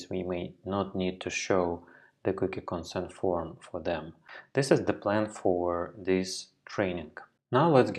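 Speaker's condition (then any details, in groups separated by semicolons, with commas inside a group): No condition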